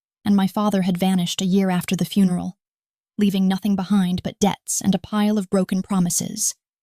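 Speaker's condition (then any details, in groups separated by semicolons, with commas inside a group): No condition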